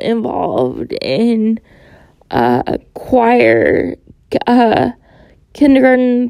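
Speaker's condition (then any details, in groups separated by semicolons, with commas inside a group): Cerebral palsy; born 29 weeks premature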